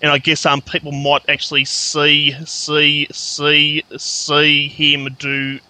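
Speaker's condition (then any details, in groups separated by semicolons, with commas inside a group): Stuttering; described as never that bad; fluent when acting, stutters once fluency noticed, worse in small groups, rare at home unless angry; repeated words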